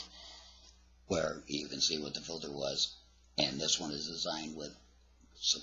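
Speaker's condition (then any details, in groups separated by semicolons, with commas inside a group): Laryngectomy; tracheoesophageal puncture, voice prosthesis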